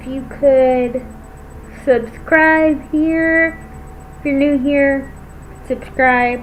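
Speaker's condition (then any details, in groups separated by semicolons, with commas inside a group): Cerebral palsy, spastic, severe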